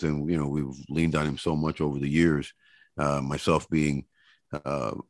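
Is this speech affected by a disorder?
No.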